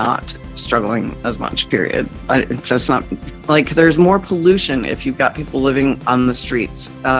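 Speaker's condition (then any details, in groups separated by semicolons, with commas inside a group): No condition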